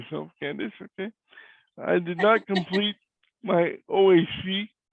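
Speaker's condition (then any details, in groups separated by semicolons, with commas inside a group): Cerebral palsy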